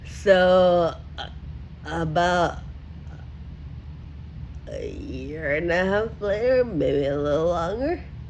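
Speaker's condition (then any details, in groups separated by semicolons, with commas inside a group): Friedreich ataxia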